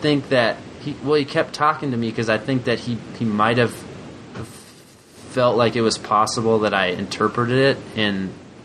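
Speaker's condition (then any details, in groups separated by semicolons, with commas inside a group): Stuttering; much struggle at certain times, still hard talking with boss sometimes; described as calm way to stutter; stutters openly, stronger than usual lately, exhausting; prolonged sounds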